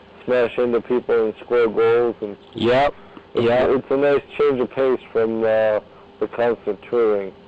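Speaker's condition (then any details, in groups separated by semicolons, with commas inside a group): Cerebral palsy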